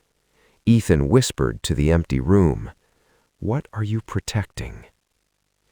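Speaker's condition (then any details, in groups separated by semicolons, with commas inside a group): No condition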